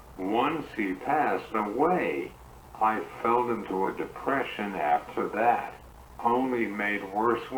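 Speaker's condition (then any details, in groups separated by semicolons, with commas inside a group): Cerebral palsy; uses wheelchair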